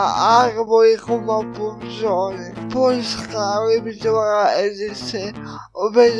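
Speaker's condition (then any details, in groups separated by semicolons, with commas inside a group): Cerebral palsy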